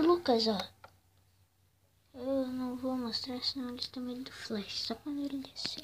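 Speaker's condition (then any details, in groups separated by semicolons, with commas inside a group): No condition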